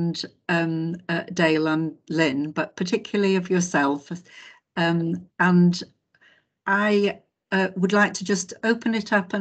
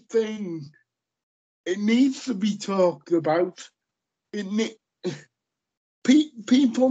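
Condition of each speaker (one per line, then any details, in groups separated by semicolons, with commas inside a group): No condition
Cerebral palsy; lifelong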